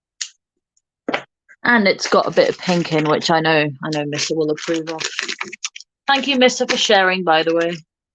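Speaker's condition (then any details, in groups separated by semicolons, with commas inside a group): No condition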